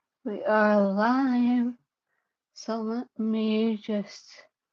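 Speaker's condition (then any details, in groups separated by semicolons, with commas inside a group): Cerebellar ataxia; caused by brain bleed, unsteady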